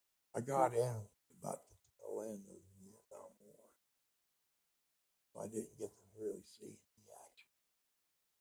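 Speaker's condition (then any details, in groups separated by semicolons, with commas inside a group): Speech impediment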